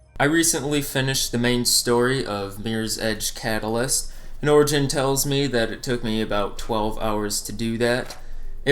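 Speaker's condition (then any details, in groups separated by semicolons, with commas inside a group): No condition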